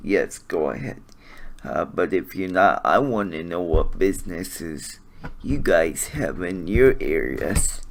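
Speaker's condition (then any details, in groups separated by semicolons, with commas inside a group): Cerebral palsy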